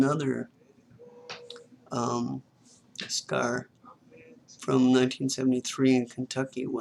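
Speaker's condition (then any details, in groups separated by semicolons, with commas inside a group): Cerebral palsy; from birth, umbilical cord around neck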